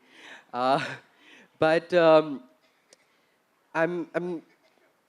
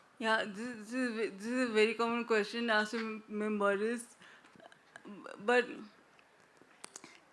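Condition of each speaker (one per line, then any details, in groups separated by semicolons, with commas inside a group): No condition
Traumatic brain injury; accident; 15 years since injury; speech fully slurred early, much improved now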